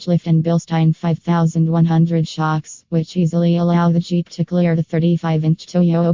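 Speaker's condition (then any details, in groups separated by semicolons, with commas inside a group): No condition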